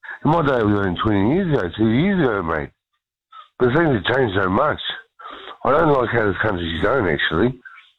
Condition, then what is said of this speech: Brain injury. Mate, I'm having a little bit of trouble understanding you.